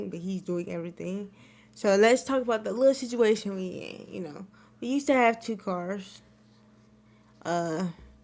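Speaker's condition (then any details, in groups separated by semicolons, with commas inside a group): Cerebral palsy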